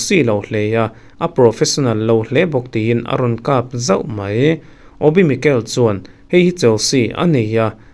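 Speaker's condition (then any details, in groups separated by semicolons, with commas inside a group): No condition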